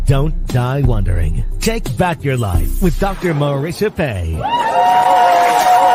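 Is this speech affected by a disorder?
No.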